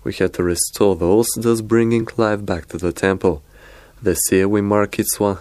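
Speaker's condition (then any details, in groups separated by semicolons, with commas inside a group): No condition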